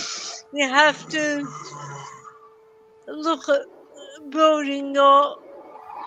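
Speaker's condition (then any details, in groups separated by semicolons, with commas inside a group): Cerebral palsy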